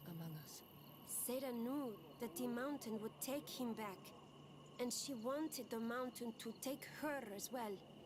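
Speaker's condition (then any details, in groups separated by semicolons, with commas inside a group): No condition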